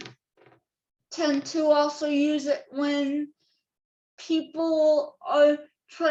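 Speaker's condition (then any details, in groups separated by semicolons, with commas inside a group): Cerebral palsy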